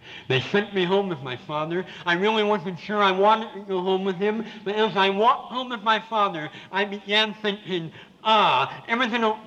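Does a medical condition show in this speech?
Yes: severe cleft palate with lisp; congenital.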